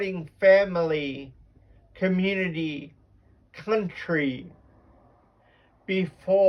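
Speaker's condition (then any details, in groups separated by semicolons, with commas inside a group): Cerebral palsy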